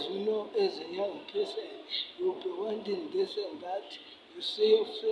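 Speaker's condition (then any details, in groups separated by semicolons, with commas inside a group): Cerebral palsy; speech affected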